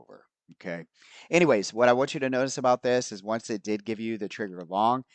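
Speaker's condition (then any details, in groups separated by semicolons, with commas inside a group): No condition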